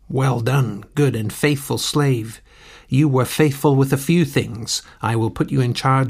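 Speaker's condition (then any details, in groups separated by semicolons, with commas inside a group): No condition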